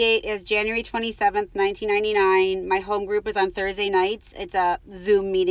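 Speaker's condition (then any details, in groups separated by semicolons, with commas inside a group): No condition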